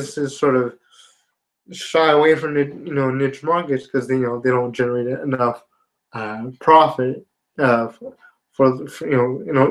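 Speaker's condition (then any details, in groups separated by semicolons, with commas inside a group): Spastic quadriplegia cerebral palsy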